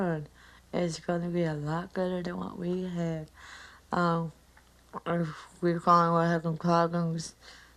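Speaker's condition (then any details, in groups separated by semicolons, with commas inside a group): Cerebral palsy; mild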